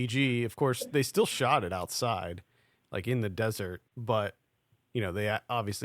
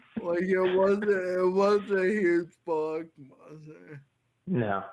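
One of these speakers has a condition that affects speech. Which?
The second: Friedreich's ataxia; Friedreich's ataxia, affects balance and coordination.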